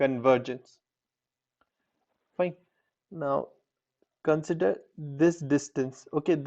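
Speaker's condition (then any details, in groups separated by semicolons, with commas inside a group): No condition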